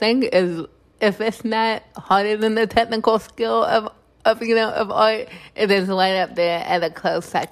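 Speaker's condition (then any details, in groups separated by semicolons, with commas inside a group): Cerebral palsy; born two months premature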